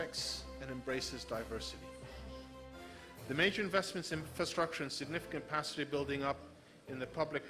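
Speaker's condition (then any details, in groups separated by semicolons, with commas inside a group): No condition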